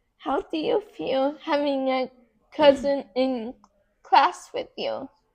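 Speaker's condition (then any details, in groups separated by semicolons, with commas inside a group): Cerebral palsy; affects muscles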